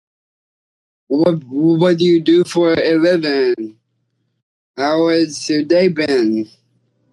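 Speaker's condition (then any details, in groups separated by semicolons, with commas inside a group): Down syndrome; a little hard to understand at first, voice sounds different from other artists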